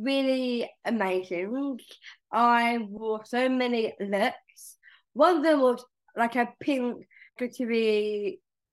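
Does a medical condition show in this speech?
Yes: Down syndrome; from birth, major heart surgery at 5 months old; age 21.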